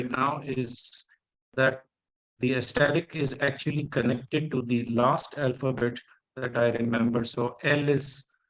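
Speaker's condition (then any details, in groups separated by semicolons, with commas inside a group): No condition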